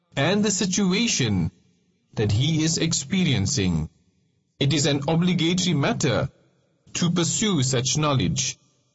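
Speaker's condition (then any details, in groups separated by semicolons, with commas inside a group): No condition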